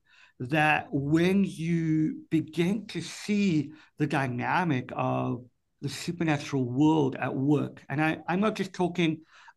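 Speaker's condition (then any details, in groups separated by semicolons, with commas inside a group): Cleft palate; speech impediment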